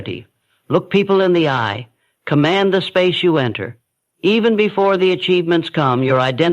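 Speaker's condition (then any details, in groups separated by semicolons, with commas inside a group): No condition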